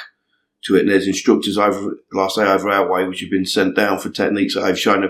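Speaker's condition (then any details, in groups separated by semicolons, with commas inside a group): No condition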